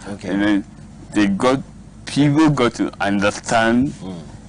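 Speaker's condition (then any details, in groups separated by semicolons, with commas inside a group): Cerebral palsy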